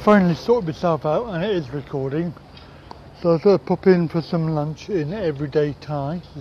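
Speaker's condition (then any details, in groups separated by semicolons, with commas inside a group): Cerebral palsy; back surgery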